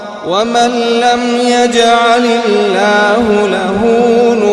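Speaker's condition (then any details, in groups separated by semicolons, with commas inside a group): No condition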